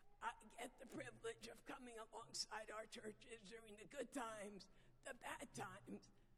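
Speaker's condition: Vocal dysphonia; has taken away ability to sing

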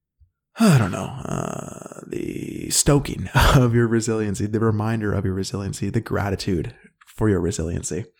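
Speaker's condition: No condition

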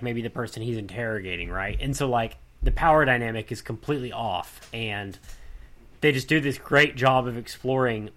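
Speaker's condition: No condition

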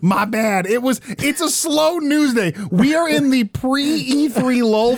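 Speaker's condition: No condition

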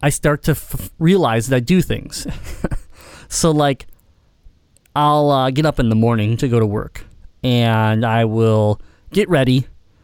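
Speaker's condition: Cleft palate; congenital cleft palate

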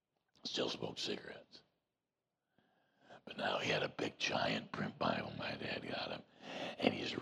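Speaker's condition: Voice box removal needed; vocal cord cancer

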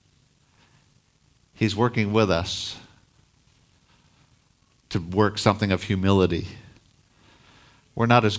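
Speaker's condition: No condition

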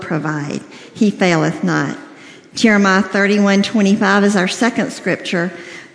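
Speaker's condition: Cleft lip and palate, severe

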